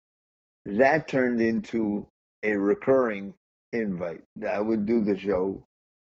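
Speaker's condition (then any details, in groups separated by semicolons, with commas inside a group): Cerebral palsy; delayed crawling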